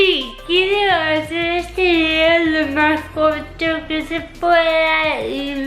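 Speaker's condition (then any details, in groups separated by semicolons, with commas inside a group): Cerebral palsy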